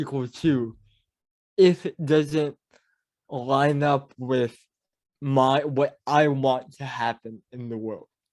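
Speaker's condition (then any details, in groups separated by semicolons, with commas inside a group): Cerebral palsy; mild speech impediment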